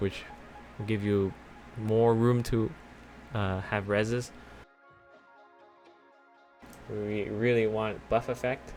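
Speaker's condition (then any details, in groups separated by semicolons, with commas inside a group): No condition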